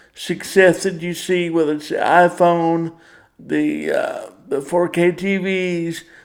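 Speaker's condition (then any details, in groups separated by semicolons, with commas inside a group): Cerebral palsy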